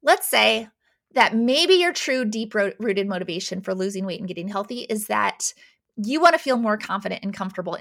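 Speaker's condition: No condition

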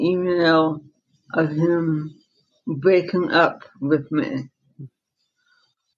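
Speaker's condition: Dystonia, secondary to encephalitis

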